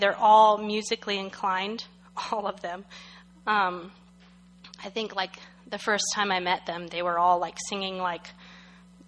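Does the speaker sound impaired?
No.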